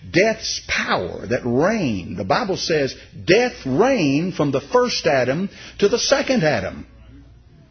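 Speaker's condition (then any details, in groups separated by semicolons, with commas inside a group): No condition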